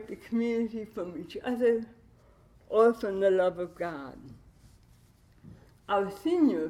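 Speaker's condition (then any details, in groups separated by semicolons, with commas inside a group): Cerebral palsy with dystonia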